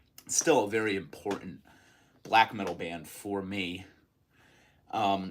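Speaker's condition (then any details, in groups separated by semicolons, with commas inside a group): No condition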